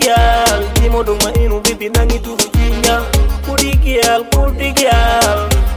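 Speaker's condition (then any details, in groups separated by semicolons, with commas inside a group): No condition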